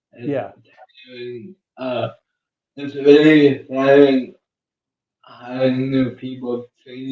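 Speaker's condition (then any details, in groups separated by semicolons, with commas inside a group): Cerebral palsy; uses one hand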